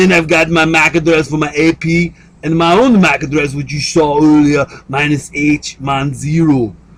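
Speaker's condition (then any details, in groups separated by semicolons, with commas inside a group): No condition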